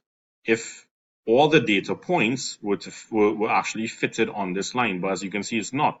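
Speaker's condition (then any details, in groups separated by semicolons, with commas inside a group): No condition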